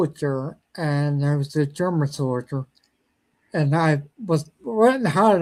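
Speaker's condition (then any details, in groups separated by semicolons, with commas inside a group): Cerebellar ataxia; small cerebral lesion; sometimes trouble talking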